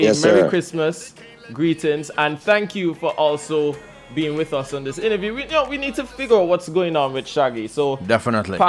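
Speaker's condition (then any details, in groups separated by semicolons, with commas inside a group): No condition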